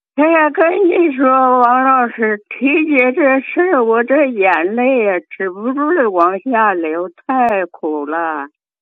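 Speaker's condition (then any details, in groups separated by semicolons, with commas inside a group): Speech impairment after cerebral hemorrhage; aftereffects of a single cerebral hemorrhage, high blood pressure at onset, 178 untreated; not fluent, audibly unclear, noticed by host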